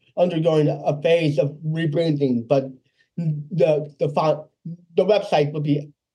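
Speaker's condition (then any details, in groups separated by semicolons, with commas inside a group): Down syndrome; congenital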